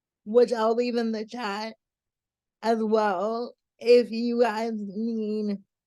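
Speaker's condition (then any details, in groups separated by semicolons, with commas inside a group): Cerebral palsy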